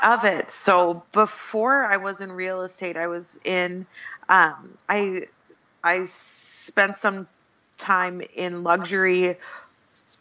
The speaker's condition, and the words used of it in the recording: Stuttering. So if I openly stutter at an open house and, you know, when